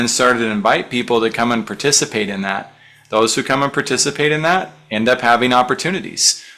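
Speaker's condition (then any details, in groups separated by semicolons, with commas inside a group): No condition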